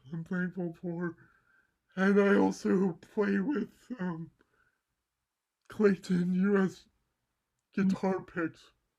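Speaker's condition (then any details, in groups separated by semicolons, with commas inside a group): Cerebral palsy; mild left side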